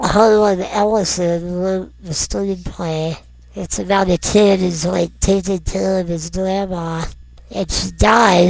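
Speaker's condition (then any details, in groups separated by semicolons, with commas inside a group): Non-progressive muscular dystrophy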